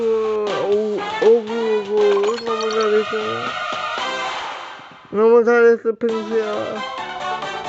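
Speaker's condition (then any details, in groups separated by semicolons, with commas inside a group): Brain lesion disability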